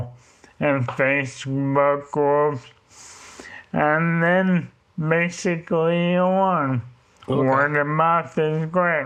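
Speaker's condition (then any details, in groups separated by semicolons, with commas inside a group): ALS; slow progression, leg onset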